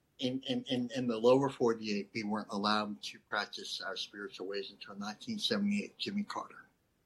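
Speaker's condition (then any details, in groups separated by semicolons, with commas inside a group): Cleft lip and palate; lisp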